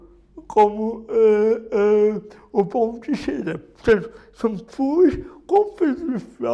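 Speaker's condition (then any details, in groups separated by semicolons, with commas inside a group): Cerebral palsy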